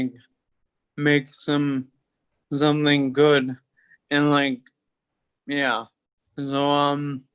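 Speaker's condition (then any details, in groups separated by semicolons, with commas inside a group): Toxic leukoencephalopathy, locked-in syndrome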